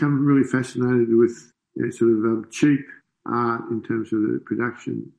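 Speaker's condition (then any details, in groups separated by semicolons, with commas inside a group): Parkinson's disease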